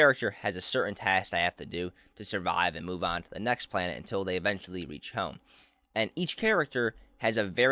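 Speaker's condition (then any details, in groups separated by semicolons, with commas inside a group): No condition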